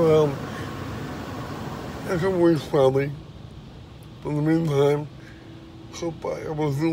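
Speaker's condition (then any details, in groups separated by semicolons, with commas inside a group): Dystonia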